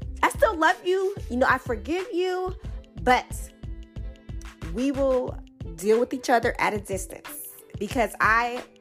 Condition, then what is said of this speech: None; typical speech.